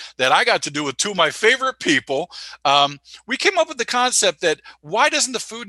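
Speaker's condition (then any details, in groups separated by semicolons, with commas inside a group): No condition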